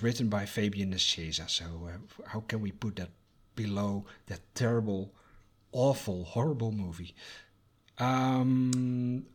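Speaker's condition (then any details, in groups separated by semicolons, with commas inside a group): No condition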